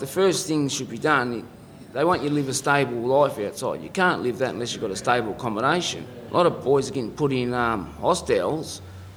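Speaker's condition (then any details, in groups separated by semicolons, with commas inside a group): No condition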